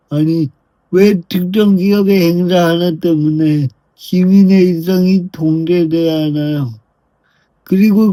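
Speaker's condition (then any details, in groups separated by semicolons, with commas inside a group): Brain lesion disability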